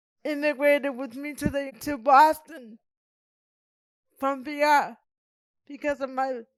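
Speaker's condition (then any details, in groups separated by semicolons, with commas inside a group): Cerebral palsy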